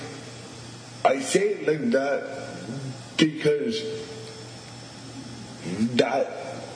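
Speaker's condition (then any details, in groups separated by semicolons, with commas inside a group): Stuttering; stuttering since at least teenage years, also cerebral palsy, which compounds things; has had long disfluent moments on own name; blocks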